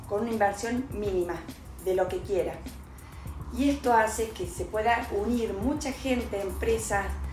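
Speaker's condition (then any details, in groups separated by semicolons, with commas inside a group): No condition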